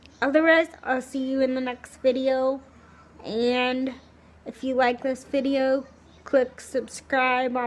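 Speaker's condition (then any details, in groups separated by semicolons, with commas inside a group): Cerebral palsy, spastic, severe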